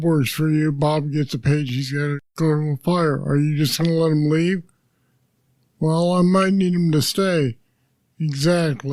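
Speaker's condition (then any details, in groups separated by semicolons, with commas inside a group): Parkinson's disease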